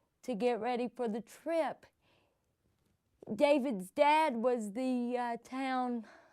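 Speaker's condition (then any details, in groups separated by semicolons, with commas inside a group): Cerebral palsy; present from birth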